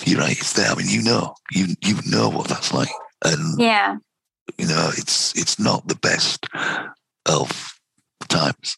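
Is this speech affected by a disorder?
Yes: vocal cord cancer, head and neck cancer, right vocal cord; right vocal cord carcinoma, stage three, 50 mm tumour, onset about 51, debulked not excised, chemoradiotherapy; three years out of treatment, no recurrence; normal voice kept, earlier voice croaky, weak, vanishing, breathing restricted, night choking, difficult intubation.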